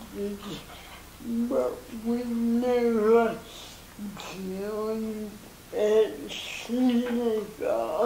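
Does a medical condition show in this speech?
Yes: cerebral palsy; motorized wheelchair.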